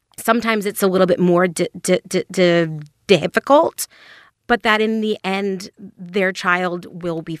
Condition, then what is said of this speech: Stuttering. The fact that I stutter is definitely what drove me to be in this field.